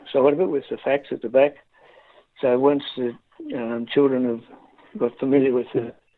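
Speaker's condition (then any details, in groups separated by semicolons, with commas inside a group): Parkinson's disease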